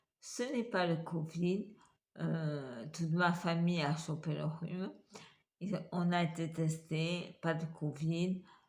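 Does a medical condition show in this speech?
Yes: multiple sclerosis; uses wheelchair.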